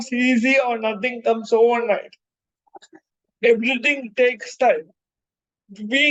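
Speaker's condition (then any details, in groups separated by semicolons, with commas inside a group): Cerebral palsy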